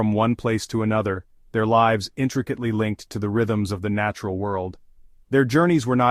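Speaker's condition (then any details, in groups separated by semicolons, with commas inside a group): No condition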